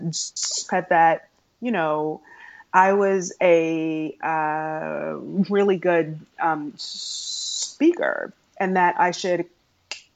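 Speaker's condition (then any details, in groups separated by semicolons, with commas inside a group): Stuttering; stuttering since around age 3, past speech therapy, largely stopped talking for about 5 years; still stutters, including when saying own name; formerly hid stuttering by switching words, deep breaths, fillers like ums and ahs, avoided talking; prolonged sounds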